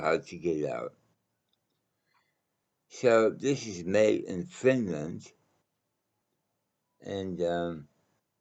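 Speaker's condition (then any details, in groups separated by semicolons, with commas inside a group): Mouth cancer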